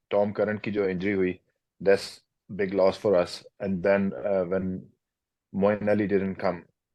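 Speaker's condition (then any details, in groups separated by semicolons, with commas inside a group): No condition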